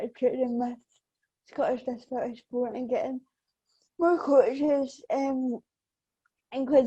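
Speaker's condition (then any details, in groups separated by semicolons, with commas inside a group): Cerebral palsy; affects balance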